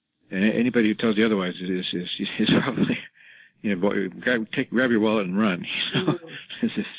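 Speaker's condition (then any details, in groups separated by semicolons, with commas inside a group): Parkinson's disease; rigidity-predominant form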